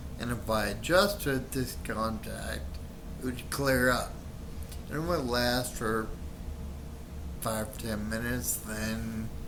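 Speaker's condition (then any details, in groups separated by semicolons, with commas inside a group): Friedreich's ataxia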